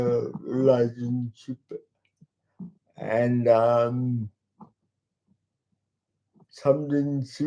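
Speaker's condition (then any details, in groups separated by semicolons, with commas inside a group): Cerebral palsy; talks slowly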